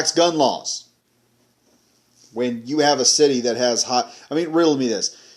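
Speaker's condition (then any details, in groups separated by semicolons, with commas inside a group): No condition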